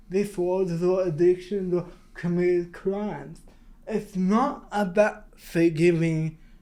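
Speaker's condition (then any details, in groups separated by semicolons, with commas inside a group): Cerebral palsy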